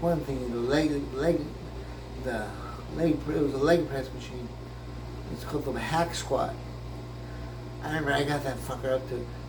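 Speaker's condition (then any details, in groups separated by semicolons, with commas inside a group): Brain injury; memory greatly affected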